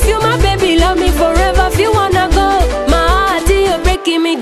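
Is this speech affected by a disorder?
No.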